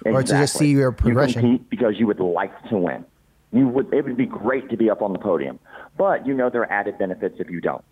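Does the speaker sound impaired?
Yes: cleft palate; congenital.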